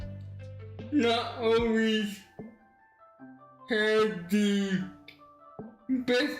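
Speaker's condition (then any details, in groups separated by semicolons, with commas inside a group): Cerebral palsy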